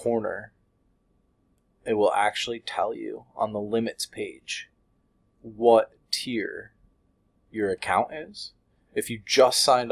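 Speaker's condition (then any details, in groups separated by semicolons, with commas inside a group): No condition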